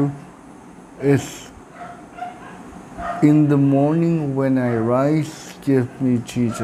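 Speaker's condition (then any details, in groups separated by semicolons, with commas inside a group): Cerebral palsy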